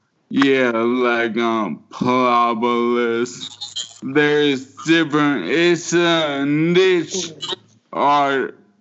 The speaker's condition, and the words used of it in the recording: ALS (motor neuron disease). I have a motor neuron disease. If you don't mention that, you'll be distracted the whole time.